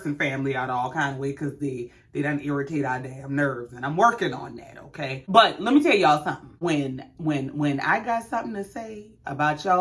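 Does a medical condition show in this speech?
No.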